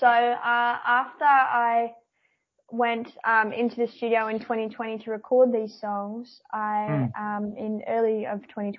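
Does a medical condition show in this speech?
Yes: cleft palate; congenital cleft palate, no palate roof at birth, repair surgeries at 18 months, palate later stretched; palate not closing correctly before revision, now projects with ease, more singing control.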